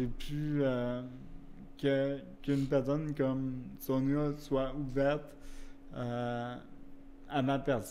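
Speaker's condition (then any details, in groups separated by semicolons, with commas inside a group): Cerebral palsy; wheelchair use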